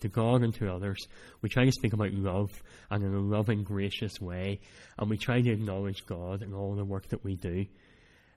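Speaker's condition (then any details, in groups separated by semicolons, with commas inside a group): Cleft palate; speech not that clear at times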